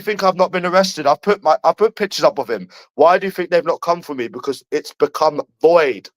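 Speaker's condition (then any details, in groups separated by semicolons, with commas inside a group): No condition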